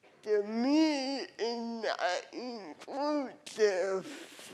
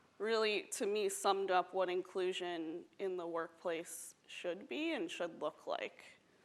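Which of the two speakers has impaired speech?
The first: cerebral palsy; cerebral palsy accent, listeners adjust over time.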